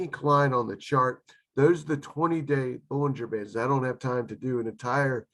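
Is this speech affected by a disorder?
No.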